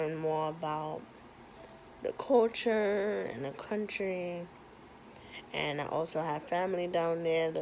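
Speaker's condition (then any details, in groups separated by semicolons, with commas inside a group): Cerebral palsy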